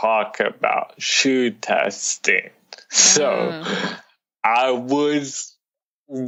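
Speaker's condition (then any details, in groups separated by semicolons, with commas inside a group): Cerebral palsy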